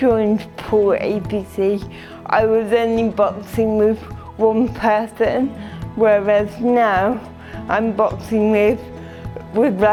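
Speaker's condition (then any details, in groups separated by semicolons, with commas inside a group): Cerebral palsy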